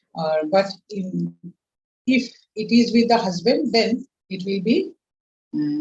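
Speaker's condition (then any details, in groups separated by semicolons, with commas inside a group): No condition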